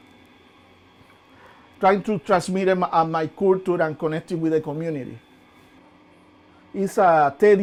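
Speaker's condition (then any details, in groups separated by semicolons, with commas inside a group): No condition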